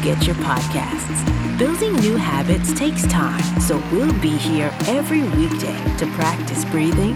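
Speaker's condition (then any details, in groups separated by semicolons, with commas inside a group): No condition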